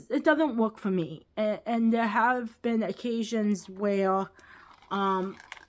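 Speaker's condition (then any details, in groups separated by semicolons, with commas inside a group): Cerebral palsy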